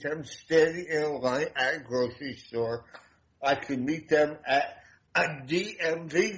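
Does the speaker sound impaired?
Yes: damaged voice box; limits meeting people.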